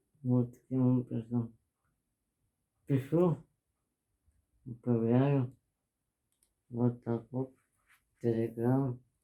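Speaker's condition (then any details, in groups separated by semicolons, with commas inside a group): Spinal muscular atrophy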